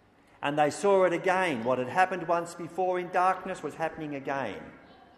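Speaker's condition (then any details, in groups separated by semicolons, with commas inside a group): No condition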